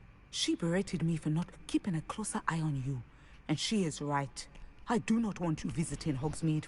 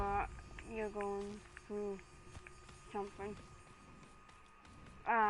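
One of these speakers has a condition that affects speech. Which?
The second: cerebral palsy.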